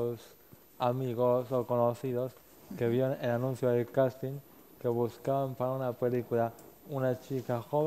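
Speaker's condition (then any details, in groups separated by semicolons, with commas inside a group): Cerebral palsy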